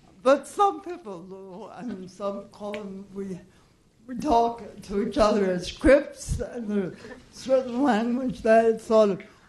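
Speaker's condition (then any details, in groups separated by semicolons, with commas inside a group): Cerebral palsy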